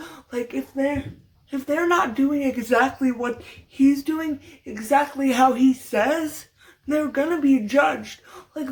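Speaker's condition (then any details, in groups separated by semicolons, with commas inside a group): Cerebral palsy, severe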